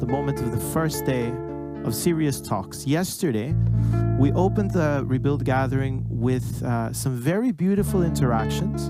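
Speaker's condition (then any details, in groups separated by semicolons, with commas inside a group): No condition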